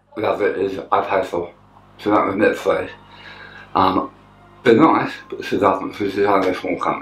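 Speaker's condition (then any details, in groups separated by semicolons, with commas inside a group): Tongue cancer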